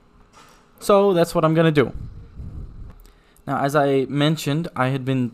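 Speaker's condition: No condition

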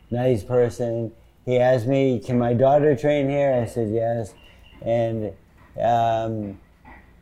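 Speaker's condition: Parkinson's disease; sometimes

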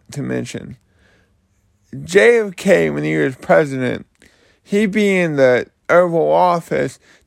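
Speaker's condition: Cerebral palsy; slurred speech

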